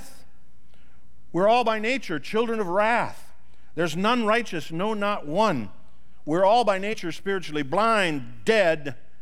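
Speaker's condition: No condition

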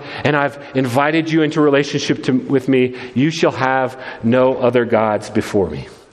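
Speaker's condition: No condition

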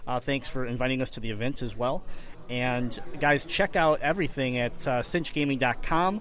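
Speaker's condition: Cleft palate; kept home from school while healing

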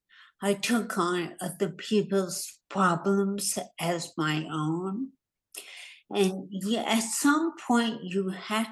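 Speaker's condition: Hemorrhagic stroke; trouble putting thoughts into language, brain works faster than tongue, hard getting words out quickly

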